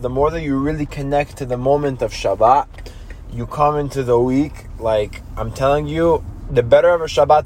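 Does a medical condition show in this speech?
No.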